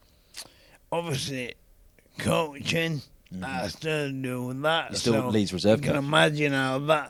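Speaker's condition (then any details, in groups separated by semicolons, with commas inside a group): ALS; young onset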